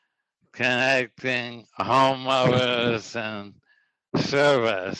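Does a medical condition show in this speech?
Yes: ALS.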